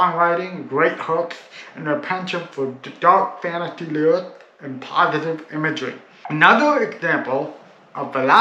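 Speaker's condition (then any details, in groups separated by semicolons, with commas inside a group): Cerebral palsy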